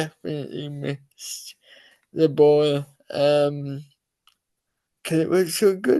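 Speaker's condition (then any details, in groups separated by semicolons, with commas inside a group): Cerebral palsy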